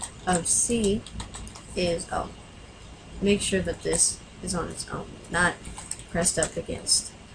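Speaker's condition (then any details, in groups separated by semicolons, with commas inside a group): No condition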